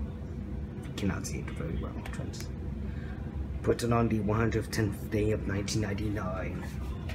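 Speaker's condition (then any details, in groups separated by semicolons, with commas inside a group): No condition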